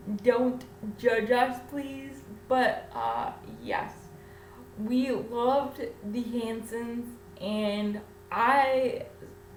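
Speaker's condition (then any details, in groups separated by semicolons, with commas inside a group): Cerebral palsy; infant ventilator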